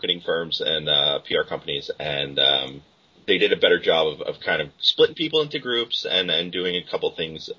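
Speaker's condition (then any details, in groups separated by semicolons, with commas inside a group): No condition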